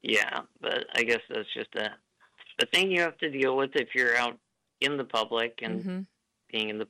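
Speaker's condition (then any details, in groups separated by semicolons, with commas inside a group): Duchenne muscular dystrophy; Duchenne muscular dystrophy diagnosed at age 3, power chair since about age 10; ventilator may be audible, speech cadence slightly different but works well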